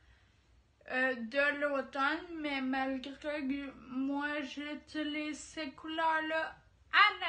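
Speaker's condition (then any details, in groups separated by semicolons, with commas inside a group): Ataxia; degenerative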